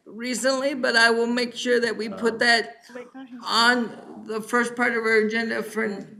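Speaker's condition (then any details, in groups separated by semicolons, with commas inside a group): Cerebral palsy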